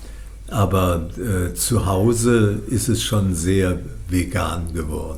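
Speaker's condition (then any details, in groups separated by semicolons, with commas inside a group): Parkinson's disease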